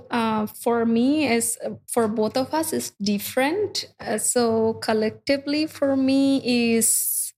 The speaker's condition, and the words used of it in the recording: No condition.